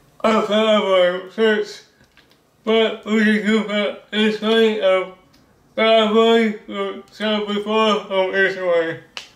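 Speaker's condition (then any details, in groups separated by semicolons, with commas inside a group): Cerebral palsy; body affected; speech disability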